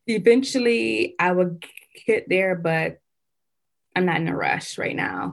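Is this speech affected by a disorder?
Yes: stuttering; lifelong stuttering, since childhood; in speech therapy, attends irregularly, talks okay when attending; no stuttering when angry, facial grimaces while stuttering, avoids certain words; here repeated sounds.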